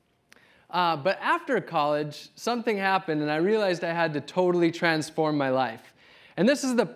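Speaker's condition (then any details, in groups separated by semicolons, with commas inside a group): No condition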